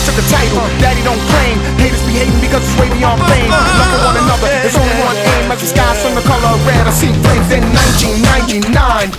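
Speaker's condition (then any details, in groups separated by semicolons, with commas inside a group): No condition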